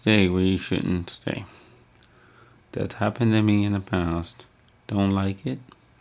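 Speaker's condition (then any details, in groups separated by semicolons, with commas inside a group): Cerebral palsy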